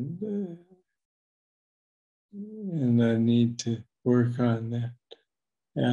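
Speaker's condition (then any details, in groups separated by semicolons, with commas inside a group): Parkinson's disease; young onset, deep brain stimulation surgery; voice is a weak point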